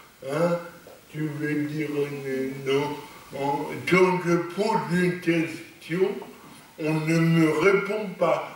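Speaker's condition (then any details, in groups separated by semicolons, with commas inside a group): Cerebral palsy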